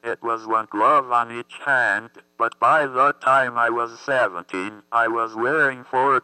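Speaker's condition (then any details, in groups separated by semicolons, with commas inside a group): Athetoid cerebral palsy; birth oxygen loss over an hour, motor brain injury, constant muscle movement, thumb surgery; couldn't express self first 6 years, family couldn't understand, speech therapist Judy, communication box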